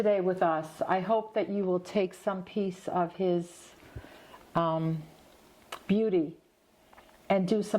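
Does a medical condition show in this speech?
No.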